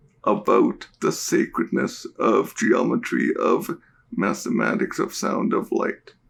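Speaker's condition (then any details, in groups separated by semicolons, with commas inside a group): Cerebral palsy; diagnosed at birth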